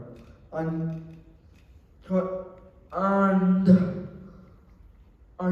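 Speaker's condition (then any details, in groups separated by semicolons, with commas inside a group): Cerebral palsy; wheelchair user; regular therapy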